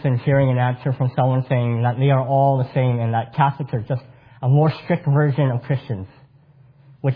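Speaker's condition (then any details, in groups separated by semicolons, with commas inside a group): Cleft palate; multiple surgeries with long hospital stays in childhood in 80s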